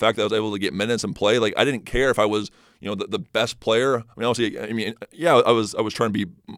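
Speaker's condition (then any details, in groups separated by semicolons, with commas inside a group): Stutter; stutter first noticed in high school, not as a child, magnified speaking Spanish as a missionary; has seen speech therapists, helped a little, uses detailed preparation to reduce stuttering; stutters off the cuff, trips over words, can't get a word out, less when prepared and confident; repeated sounds, repeated words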